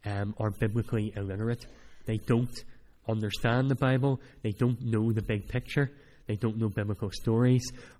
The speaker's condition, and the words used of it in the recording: Cleft palate. I have a cleft palate, which means my speech is not that clear at times.